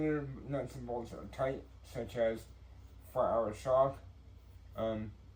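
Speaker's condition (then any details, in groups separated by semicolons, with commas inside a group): Cerebral palsy; tends to mess up words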